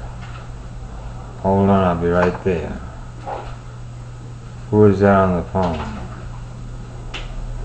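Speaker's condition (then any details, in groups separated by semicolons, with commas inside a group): Parkinson's disease; without auditory masking, beginning of therapy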